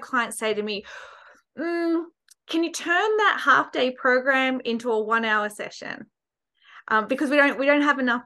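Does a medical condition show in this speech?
No.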